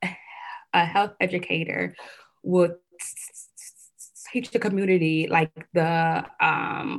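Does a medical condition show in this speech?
Yes: stuttering; lifelong stuttering, since childhood; in speech therapy, attends irregularly, talks okay when attending; no stuttering when angry, facial grimaces while stuttering, avoids certain words; here blocks.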